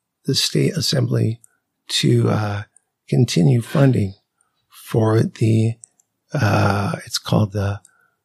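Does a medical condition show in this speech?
Yes: ALS; weakness and fasciculations at onset, symptoms began about eleven months earlier, power chair, ramps, lifts.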